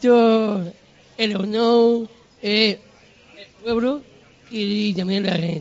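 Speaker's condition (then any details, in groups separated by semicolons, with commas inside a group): Down syndrome; intellectual disability; age 50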